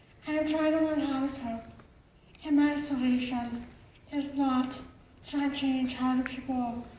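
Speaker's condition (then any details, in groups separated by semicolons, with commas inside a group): Cerebral palsy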